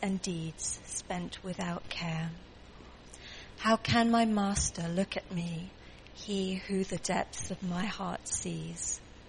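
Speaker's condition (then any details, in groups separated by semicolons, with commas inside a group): No condition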